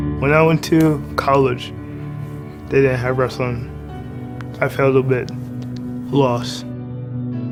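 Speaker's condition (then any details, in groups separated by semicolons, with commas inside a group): Spastic cerebral palsy; spastic type, present since birth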